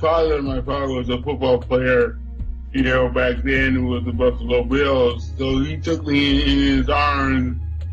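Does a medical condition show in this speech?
Yes: cerebral palsy; cerebral palsy from birth, nosebleed and stopped breathing as newborn at home in Buffalo, no ambulance.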